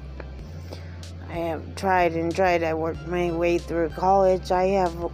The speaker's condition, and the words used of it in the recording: Cerebral palsy. I have seizures, it messes with my speech and my motor skills.